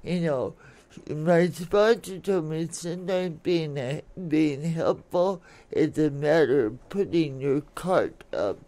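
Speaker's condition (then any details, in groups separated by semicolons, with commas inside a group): Cerebral palsy; speech affected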